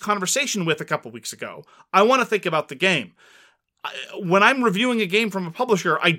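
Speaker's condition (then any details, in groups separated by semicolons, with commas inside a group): No condition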